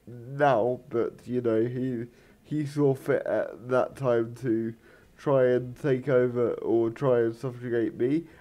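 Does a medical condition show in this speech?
Yes: cerebral palsy.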